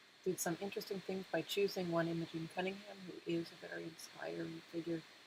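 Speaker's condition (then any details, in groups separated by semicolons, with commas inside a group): No condition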